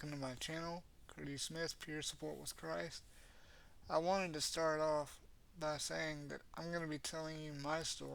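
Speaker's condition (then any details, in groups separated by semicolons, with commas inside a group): Cerebral palsy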